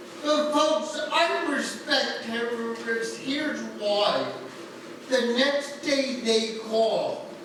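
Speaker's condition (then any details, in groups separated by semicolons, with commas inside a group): Cerebral palsy; since birth, born not breathing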